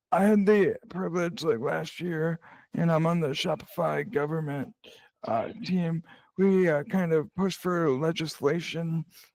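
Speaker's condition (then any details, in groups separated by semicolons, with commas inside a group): Cerebral palsy; present from birth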